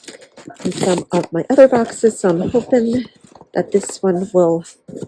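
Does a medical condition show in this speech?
No.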